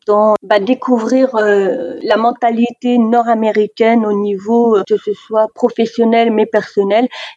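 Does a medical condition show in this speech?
Yes: deafness; deaf since childhood, diagnosed age four, hearing aids since four, from extreme prematurity, neonatal resuscitation; severe-to-profound, worsened from moderate-severe, progressive, not hereditary, hearing dog Lucky for four years; oralist, uses some sign language.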